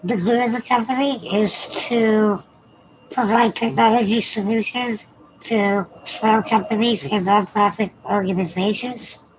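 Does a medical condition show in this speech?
Yes: spinal muscular atrophy; wheelchair.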